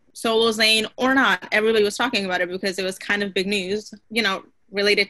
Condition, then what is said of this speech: None; typical speech.